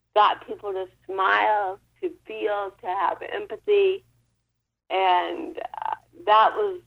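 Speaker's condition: Cerebral palsy; spinal cord surgery last summer

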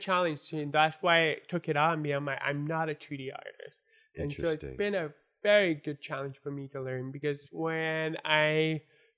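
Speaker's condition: Born deaf; congenital deafness from birth

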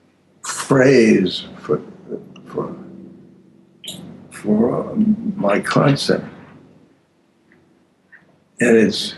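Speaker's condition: Aphasia after stroke; words come out slowly, long silences, harder to weave complex stories, formerly gifted orator

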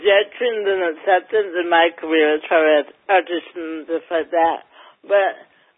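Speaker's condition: Cerebral palsy, mild; mildly affects speech

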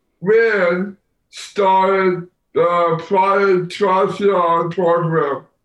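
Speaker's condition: Down syndrome; low muscle tone, poor balance, slow reaction time, slow learning, four major ear surgeries around age 18

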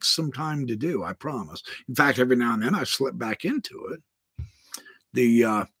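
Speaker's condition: No condition

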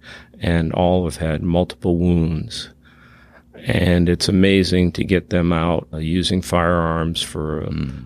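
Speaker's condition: No condition

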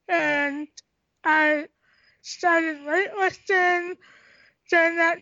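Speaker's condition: Tracheostomy; congenital cystic hygroma of head and neck, lymphatic system, cysts in airway and esophagus, 50-60 surgeries; doctors predicted never talking, learned to talk, unable to swallow, breathing effortful when running

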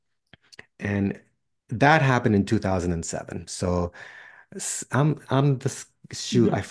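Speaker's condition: Stuttering; l sound tough, trouble formulating sentences after pandemic isolation, not from stuttering; repeated words, prolonged sounds

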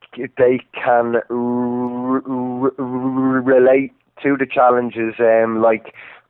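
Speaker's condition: Stuttering; sets own small targets and goals to challenge stutter; prolonged sounds, blocks

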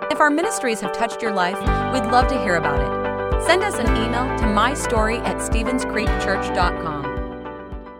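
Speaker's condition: No condition

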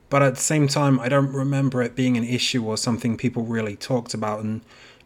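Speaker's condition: No condition

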